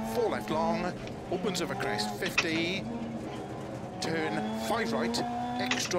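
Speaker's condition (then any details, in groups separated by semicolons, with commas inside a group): No condition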